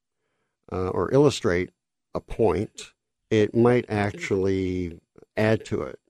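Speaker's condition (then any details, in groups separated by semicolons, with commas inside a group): Cleft lip and palate; several unpleasant surgeries in childhood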